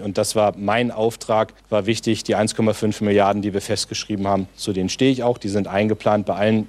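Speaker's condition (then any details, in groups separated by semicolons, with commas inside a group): No condition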